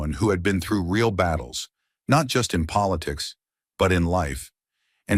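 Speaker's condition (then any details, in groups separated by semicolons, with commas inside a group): No condition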